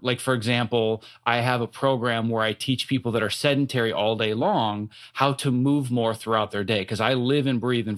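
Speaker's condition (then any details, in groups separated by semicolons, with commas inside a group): No condition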